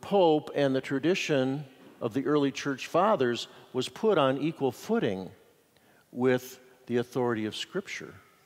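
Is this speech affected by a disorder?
No.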